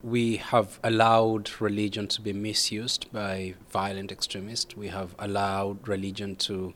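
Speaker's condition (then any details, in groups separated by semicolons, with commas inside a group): No condition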